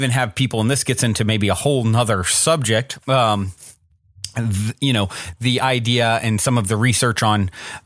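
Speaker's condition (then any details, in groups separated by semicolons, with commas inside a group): No condition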